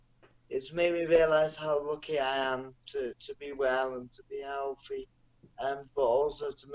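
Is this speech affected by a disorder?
Yes: cerebral palsy; non-progressive.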